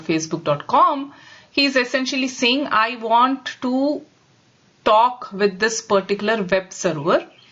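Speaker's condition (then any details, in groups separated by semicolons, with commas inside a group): No condition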